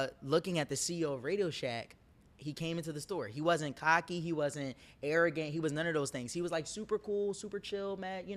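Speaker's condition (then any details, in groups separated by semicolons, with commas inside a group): No condition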